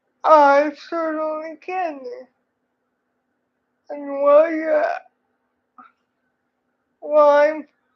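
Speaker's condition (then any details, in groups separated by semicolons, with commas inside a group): Cerebral palsy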